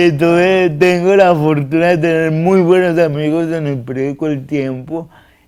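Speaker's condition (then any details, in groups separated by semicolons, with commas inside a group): Cerebral palsy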